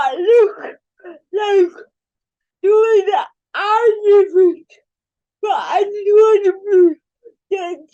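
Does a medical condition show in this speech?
Yes: cerebral palsy; from birth, uses wheelchair.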